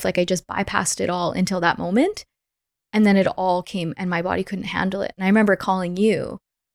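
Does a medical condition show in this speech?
No.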